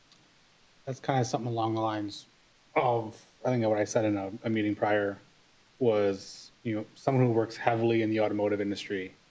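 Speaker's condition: No condition

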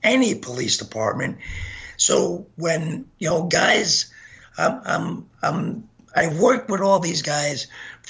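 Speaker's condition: Gunshot injury to voice box; hit spine

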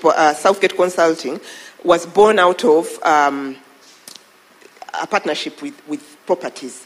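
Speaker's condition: No condition

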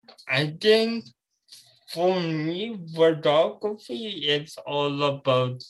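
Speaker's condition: Cerebral palsy

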